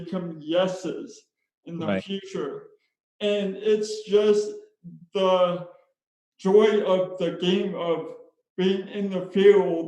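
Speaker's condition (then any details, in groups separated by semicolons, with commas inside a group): Spastic cerebral palsy; speech impairment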